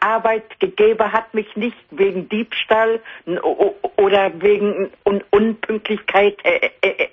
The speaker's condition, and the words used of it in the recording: Stuttering. Ich frage dich mal ein paar Sachen, wo du vielleicht ein bisschen kürzer antworten musst, dann fällt es dir nicht so schwer.